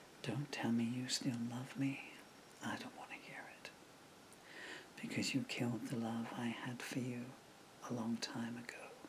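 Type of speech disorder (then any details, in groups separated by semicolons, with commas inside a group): Bulbar dysarthria; progressive bulbar palsy (MND)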